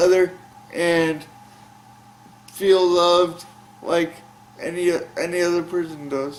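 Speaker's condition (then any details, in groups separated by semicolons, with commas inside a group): Cerebral palsy; from birth, uses wheelchair, tight hands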